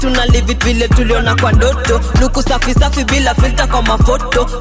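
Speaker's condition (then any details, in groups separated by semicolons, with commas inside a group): No condition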